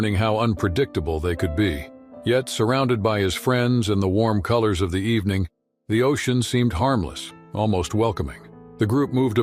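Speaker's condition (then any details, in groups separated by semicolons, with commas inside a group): No condition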